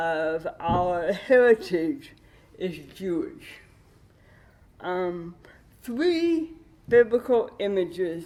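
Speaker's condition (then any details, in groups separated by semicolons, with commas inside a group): Cerebral palsy with dystonia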